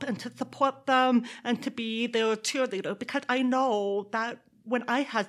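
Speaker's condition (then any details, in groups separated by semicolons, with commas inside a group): Deafness; born in Texas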